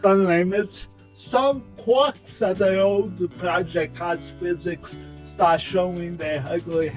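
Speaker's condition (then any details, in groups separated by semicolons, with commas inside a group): Cerebral palsy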